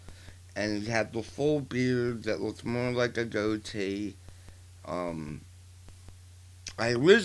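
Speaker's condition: Partial glossectomy for tongue cancer; stage 3, 40% of right side of tongue removed, tracheotomy, neck lymph node spread, recurrence

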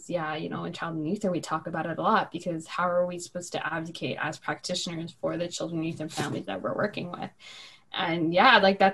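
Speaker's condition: No condition

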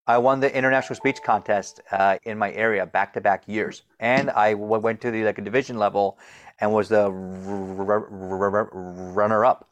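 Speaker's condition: Stutter; childhood onset, years of speech therapy, Fluency Master bone-conduction ear device, four-week Starbuck Fluency Clinic intensive, SUNY Geneseo; persisting in adulthood, still not fully fluent, speaks publicly, Toastmasters area speech contest winner; sound and word repetitions, blocks, brief fluent periods, stress worsens, strategic pauses, deep breaths, fluent singing; repeated sounds, blocks

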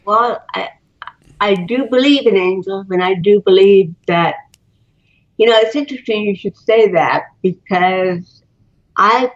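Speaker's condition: Cerebral palsy; spinal cord and neck surgery

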